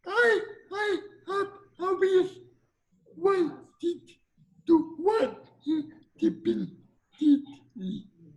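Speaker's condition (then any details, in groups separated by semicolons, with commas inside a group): Cerebral palsy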